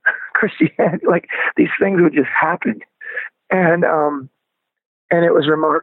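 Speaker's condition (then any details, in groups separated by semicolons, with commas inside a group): Spasmodic dysphonia; onset at peak of singing career, gradual, vocal cord, diagnosed 2-3 years after band ended, examined by throat camera; voice lost power, progressively weaker, lost vocal control, range shrank high and low, lost singing ability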